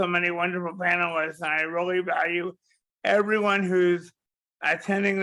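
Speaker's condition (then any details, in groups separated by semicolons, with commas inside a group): Cerebral palsy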